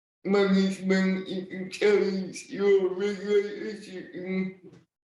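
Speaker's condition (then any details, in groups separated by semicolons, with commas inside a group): Cerebral palsy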